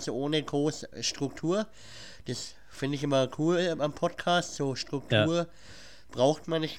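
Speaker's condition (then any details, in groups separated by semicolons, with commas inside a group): Cleft palate; has a cold at recording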